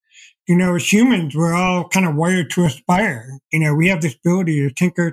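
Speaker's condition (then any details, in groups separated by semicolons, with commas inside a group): Deafblindness; progressive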